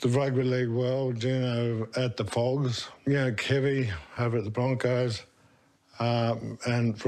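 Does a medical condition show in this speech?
Yes: motor neurone disease; affects half of body, spreading to legs; over four years since diagnosis, weakening, occasional falls; speech now affected, swallowing and talking still possible.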